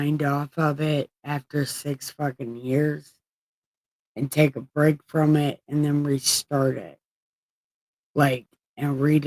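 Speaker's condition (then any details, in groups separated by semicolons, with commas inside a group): Brain injury; brain surgery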